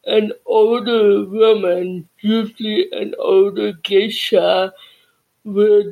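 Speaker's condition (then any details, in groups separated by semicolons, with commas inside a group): Deafness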